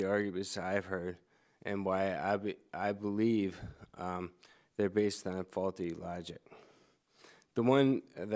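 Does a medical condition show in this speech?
Yes: ALS.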